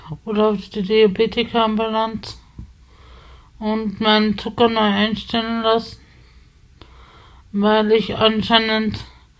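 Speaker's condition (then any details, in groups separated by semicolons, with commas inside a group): Spasticity from birth; multiple sclerosis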